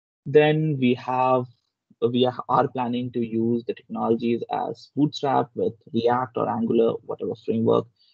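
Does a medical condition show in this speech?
No.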